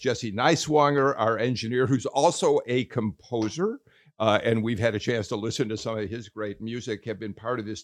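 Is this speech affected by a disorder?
No.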